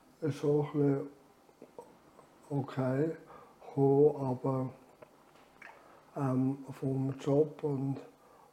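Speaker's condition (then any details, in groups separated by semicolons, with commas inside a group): ALS; reduced air makes talking effortful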